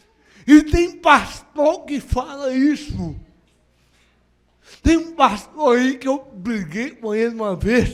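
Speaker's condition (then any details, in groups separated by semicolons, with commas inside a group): Cerebral palsy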